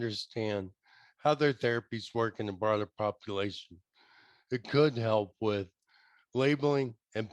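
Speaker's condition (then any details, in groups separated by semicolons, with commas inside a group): ALS; limb onset; about four years since diagnosis, investigational therapy, earlier clinical trial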